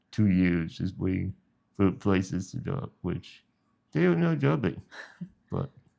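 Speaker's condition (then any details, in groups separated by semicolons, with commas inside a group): Spinal muscular atrophy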